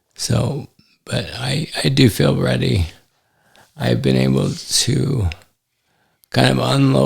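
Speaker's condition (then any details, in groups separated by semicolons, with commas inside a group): ALS; affects hand function; recently diagnosed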